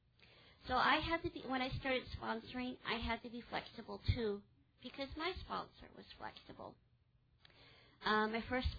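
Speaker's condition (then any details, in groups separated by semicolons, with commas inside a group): Cleft palate; congenital, repaired age 3, 14 adult teeth missing, dental surgeries, hip bone graft above upper lip; infant feeding difficulty with weight loss, ongoing dental problems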